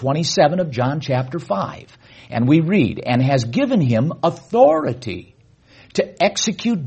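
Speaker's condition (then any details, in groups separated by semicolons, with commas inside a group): No condition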